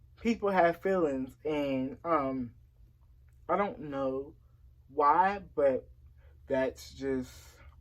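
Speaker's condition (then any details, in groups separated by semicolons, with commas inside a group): Cerebral palsy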